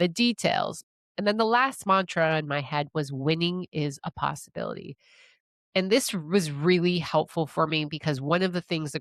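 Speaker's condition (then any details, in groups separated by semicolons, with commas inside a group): No condition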